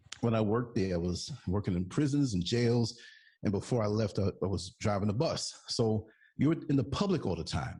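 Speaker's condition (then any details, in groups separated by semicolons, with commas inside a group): No condition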